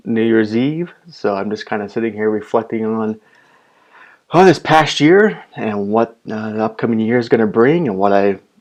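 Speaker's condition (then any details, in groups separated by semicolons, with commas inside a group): No condition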